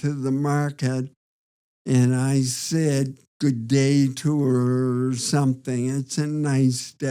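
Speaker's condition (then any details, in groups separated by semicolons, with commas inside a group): Parkinson's disease; onset age 67, slow then progressing recently, yawning, sleepiness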